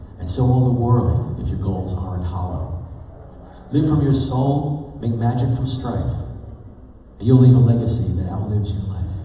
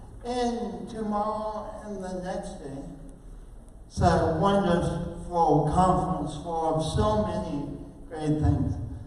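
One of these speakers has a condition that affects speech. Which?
The second: oxygen-related condition, speech impairment; oxygen-related, coordination differences; speech impairment, voice sounds different.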